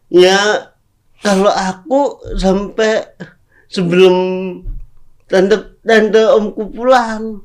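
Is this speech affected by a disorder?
Yes: cerebral palsy; congenital cerebral palsy; speaking is difficult.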